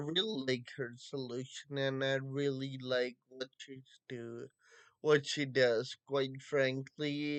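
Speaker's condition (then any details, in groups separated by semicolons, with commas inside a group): Friedreich's ataxia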